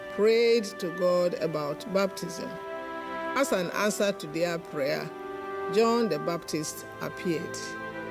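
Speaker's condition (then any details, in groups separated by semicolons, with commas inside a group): No condition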